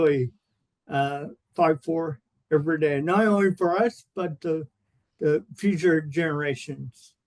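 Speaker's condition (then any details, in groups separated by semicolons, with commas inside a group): Cerebral palsy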